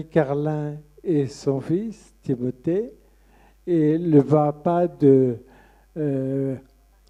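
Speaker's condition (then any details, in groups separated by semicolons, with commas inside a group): Friedreich's ataxia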